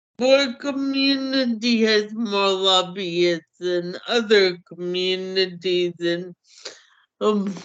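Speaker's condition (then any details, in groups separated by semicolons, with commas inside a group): Cerebral palsy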